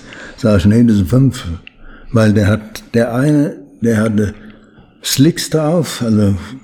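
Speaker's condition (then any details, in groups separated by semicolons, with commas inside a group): Parkinson's disease; slowed movements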